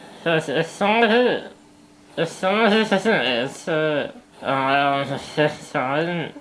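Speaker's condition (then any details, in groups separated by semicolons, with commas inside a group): Spinal muscular atrophy type 1; speech needs translating by companion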